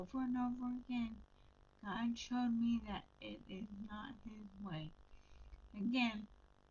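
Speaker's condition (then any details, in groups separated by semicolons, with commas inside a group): Brain injury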